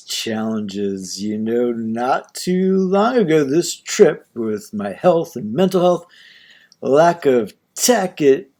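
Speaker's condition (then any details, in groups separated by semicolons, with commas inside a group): No condition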